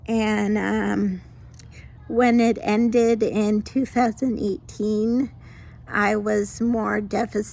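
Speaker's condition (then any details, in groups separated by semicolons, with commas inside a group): Mild cerebral palsy; mild form from birth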